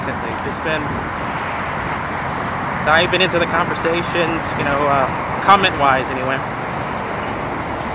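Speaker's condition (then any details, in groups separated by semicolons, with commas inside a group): No condition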